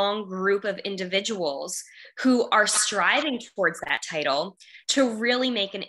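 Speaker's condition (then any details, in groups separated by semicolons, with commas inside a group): No condition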